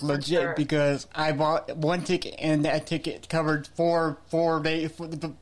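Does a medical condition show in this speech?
Yes: cerebral palsy; back pain.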